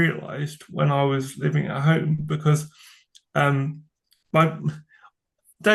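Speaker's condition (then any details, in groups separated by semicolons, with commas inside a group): Cerebral palsy; from birth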